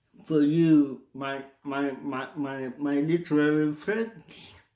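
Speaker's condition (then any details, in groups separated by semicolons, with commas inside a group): Cerebral palsy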